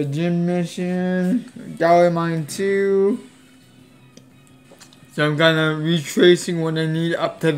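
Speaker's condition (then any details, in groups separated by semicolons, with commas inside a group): Cerebral palsy; affects legs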